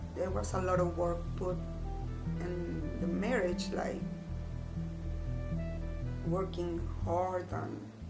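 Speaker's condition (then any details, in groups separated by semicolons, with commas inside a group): No condition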